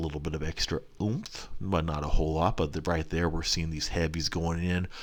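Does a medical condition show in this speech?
No.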